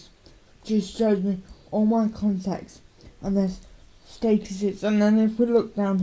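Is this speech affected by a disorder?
Yes: cerebral palsy.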